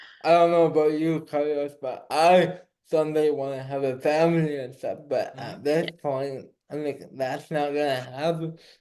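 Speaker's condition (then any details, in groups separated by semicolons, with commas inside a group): Cerebral palsy; diagnosed at about two months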